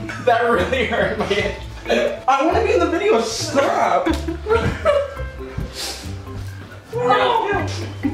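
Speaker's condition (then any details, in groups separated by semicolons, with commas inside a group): No condition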